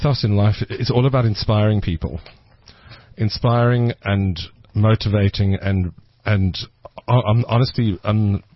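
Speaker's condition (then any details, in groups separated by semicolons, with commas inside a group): Stutter; stutter since childhood, bad in youth with strong fear of speaking, shy, later gained confidence; stuttering during interview, more on arrival, more relaxed later; worse under stress, less when relaxed, past fear made him avoid words when ordering; repeated words, prolonged sounds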